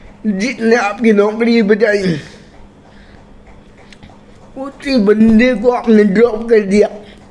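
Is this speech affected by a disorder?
Yes: cerebral palsy.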